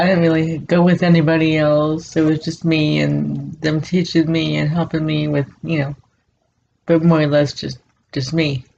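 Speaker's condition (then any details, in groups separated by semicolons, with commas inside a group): Cerebral palsy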